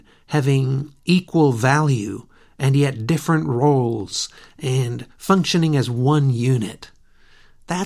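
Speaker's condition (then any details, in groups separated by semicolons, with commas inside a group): No condition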